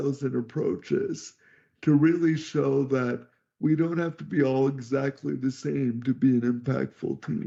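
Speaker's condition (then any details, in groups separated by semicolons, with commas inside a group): Cerebral palsy; wheelchair user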